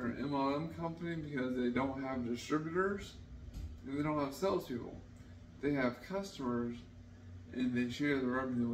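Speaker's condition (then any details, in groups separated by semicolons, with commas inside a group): Traumatic brain injury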